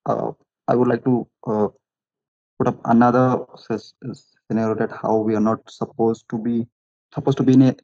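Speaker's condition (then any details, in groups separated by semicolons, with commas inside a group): Stammering; stammer since very young age, at 16 blocked, stammered and spat during school assembly speech; adult, openly discloses stammer, expects to stammer during this conversation, asks listeners for patience; stammers less when more confident, stammers when nervous; repeated sounds, prolonged sounds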